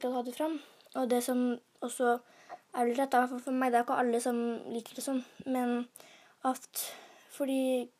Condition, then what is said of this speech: Stuttering. Og det kan kanskje bli gjemt med et ganske hørbart handikapp.